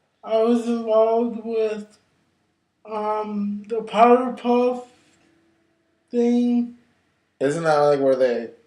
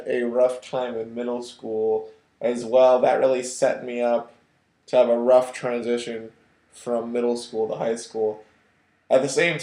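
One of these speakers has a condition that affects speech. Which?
The first: cerebral palsy; brain injury.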